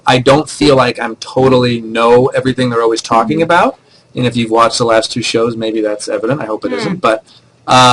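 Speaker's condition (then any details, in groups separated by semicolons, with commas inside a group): No condition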